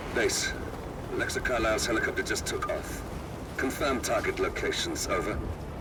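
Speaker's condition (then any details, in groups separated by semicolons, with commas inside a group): No condition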